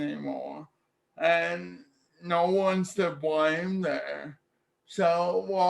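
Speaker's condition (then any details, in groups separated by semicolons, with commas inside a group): Cerebral palsy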